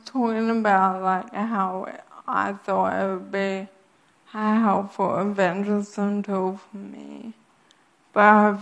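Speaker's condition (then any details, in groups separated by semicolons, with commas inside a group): Friedreich's ataxia; gets worse over time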